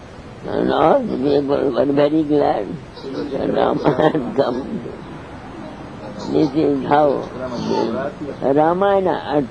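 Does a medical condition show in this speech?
Yes: deafness; cannot hear audience questions.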